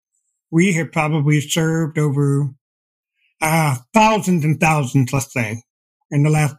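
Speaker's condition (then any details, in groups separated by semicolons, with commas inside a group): Deafblindness; progressive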